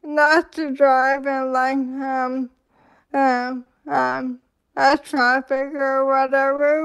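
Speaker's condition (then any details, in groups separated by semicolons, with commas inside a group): ALS; slurred speech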